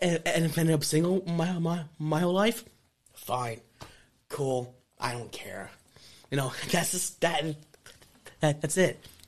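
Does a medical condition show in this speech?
Yes: stutter; stutter since childhood, speech therapist in school; still has a stutter; no stuttering when performing in wrestling ring; here repeated sounds, repeated words.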